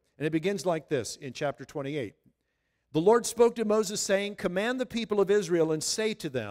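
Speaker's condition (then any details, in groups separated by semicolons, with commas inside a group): No condition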